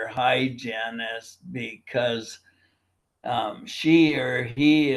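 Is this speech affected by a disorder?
Yes: primary lateral sclerosis, bulbar onset.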